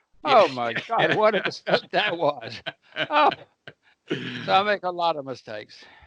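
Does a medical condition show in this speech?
No.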